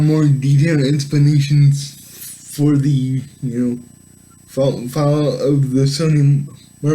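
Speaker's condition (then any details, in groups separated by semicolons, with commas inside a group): Cerebral palsy; affects all muscles; able to speak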